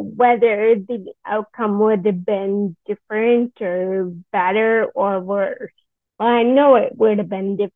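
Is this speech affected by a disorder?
Yes: Friedreich's ataxia; speech and swallowing issues, unclear whether from Friedreich's ataxia or multiple sclerosis.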